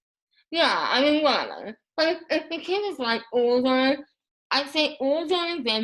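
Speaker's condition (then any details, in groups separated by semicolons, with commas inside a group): Moebius syndrome; paralyzed tongue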